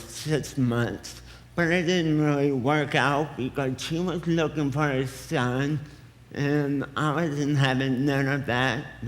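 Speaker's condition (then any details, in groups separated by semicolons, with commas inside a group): Cerebral palsy; present from birth, muscle tone too tight or loose; affects speech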